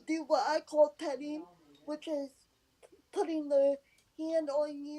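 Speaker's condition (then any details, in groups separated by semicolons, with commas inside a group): Cerebral palsy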